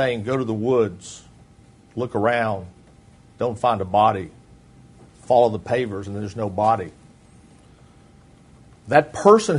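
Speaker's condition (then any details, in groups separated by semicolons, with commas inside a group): No condition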